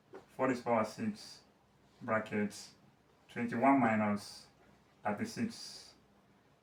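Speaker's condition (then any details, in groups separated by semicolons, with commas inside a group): No condition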